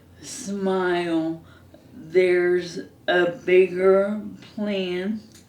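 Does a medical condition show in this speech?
Yes: ALS; hand onset.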